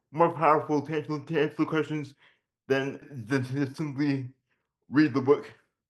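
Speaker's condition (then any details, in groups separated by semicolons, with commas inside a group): Generalized dystonia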